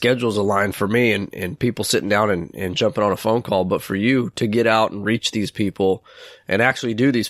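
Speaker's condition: No condition

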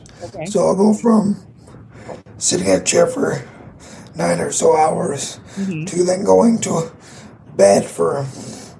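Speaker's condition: Cerebral palsy; condition audible in voice

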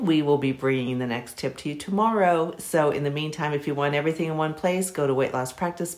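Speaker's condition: No condition

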